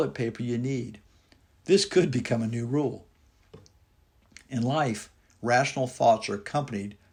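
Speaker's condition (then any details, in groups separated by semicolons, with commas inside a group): No condition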